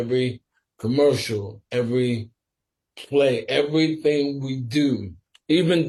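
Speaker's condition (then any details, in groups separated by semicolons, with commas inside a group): Sporadic ALS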